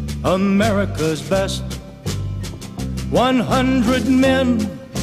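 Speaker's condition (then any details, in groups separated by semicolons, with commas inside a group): No condition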